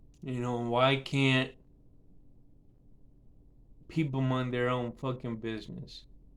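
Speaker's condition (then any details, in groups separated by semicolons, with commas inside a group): Cerebral palsy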